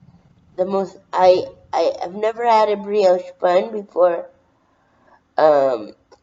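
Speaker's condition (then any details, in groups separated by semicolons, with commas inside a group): Brain injury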